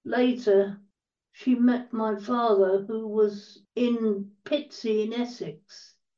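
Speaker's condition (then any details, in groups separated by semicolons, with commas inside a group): Cerebral palsy; quadriplegia, wheelchair user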